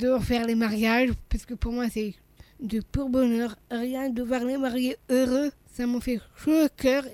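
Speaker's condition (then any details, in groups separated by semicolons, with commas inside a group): Down syndrome; congenital, heart malformation, heart surgery at age one after staphylococcus aureus, later reoperated; swallowing problems, slowness, childhood speech therapy to tone tongue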